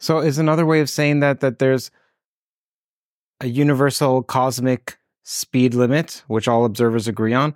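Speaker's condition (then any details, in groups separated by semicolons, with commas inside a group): No condition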